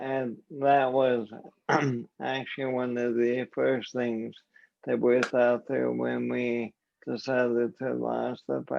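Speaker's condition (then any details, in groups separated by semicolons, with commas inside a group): ALS; voice and hands affected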